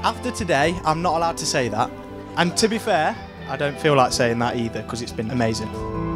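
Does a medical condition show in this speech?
No.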